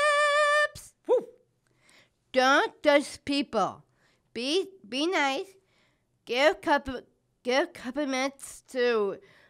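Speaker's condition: Down syndrome; open heart surgery 18 years ago

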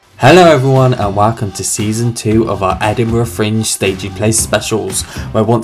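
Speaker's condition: No condition

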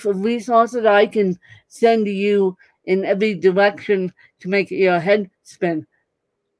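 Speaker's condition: Cerebral palsy; screws in feet

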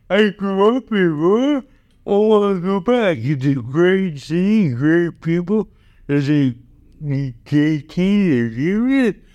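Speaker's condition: Cerebral palsy

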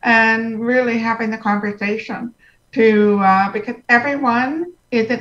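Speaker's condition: Profound hearing loss, congenital

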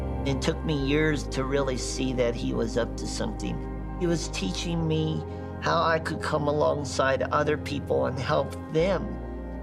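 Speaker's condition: Bilateral cleft lip and palate; congenital, no roof of mouth, no upper lip, upper face unformed, many years of cosmetic and corrective surgery

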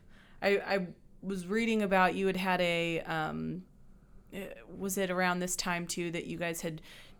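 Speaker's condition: No condition

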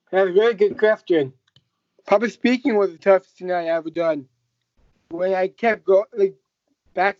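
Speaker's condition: Down syndrome

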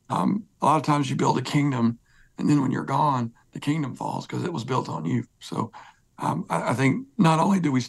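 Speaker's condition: Spasmodic dysphonia; voice disorder

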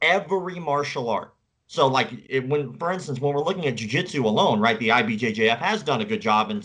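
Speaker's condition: Cleft palate; congenital cleft palate

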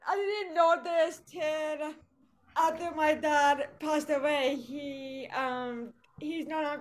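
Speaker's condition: Cerebral palsy; voice affected, speaks with accent

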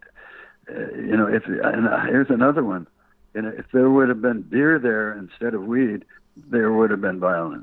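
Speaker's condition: Parkinson's disease

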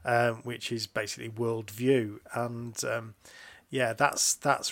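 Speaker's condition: No condition

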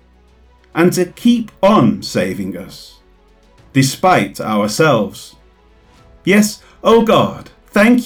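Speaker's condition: No condition

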